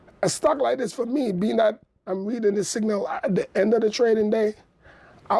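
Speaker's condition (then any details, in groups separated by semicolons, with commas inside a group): No condition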